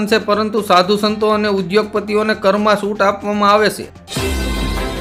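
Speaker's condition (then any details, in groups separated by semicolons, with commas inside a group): No condition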